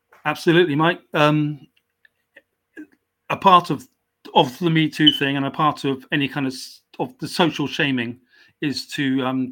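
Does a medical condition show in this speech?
Yes: stammer; stammer since age five; stammer still present, may or may not show in this talk; blocks on certain words, severe in childhood, avoided phone calls and reading aloud at school; here repeated words, prolonged sounds.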